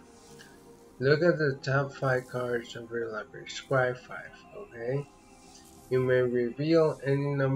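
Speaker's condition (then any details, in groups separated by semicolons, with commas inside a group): Multiple sclerosis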